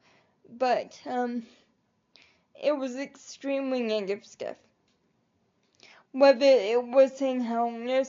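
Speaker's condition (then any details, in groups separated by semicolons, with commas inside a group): Cerebral palsy; quadriplegic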